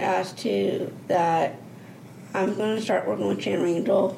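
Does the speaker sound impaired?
Yes: Down syndrome.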